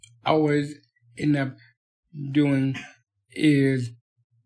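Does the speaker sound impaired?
Yes: Down syndrome.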